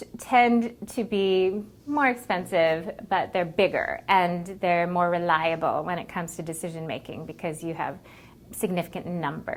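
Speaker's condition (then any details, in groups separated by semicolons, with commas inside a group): No condition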